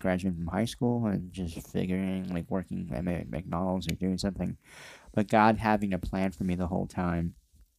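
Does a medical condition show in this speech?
Yes: cleft lip and palate.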